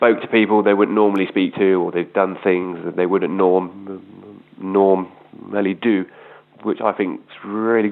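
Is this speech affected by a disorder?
Yes: stammer; still present at 32; still has stammer at 32; stammered ordering a beer on First Dates TV show, date finished words, spoke over; here repeated sounds.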